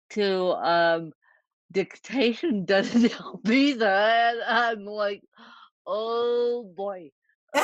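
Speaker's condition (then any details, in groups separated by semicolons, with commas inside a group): Cerebral palsy, mixed, moderate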